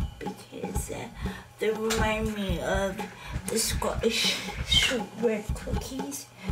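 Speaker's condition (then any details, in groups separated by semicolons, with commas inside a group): Cerebral palsy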